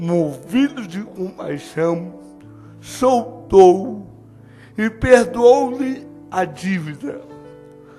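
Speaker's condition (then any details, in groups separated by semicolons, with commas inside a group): Cerebral palsy; no speech as child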